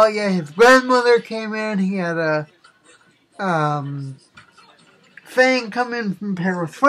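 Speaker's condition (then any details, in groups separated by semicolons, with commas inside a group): Cerebral palsy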